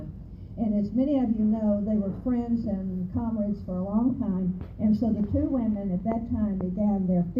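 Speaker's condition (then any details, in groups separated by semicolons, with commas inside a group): No condition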